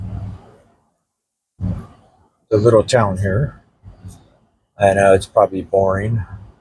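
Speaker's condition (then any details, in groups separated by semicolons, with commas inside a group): No condition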